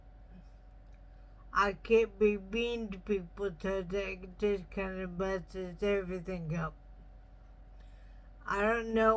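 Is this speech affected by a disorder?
Yes: traumatic brain injury.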